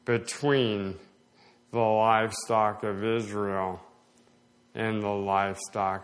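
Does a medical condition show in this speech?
Yes: slowed speech, swallowing problems; progressive condition, prayed for over 4 years, speech and swallowing affected; seeing speech therapist, swallow test today, very minimal advancement, less progression than expected; reading down about 30 words per minute last year, 50 over two years.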